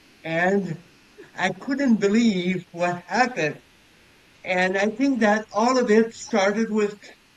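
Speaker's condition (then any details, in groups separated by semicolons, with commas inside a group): Cerebral palsy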